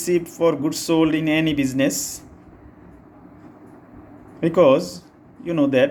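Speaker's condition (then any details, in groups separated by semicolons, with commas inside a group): No condition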